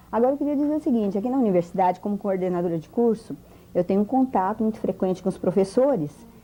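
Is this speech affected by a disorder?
No.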